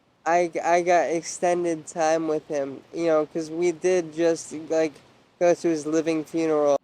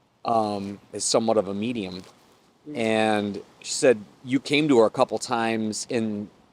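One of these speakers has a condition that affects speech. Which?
The first: traumatic brain injury.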